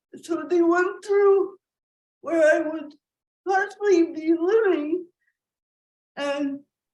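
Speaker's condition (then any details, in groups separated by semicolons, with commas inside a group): Cerebral palsy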